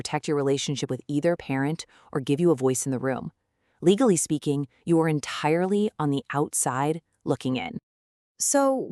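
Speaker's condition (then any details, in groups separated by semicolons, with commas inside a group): No condition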